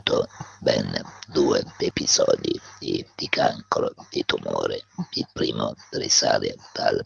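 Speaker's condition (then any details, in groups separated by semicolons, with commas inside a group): Laryngectomy; head and neck tumour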